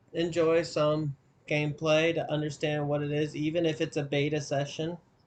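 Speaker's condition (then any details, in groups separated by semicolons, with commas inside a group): No condition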